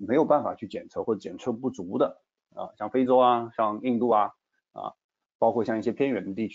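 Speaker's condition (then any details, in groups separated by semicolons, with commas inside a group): No condition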